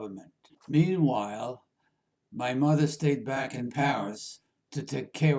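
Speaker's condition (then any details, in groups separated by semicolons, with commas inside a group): No condition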